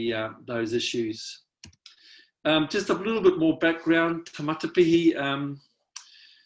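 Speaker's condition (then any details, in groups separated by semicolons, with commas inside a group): No condition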